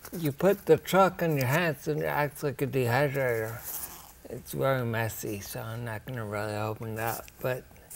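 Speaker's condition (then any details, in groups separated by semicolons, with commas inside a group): Ataxia; rare, progressive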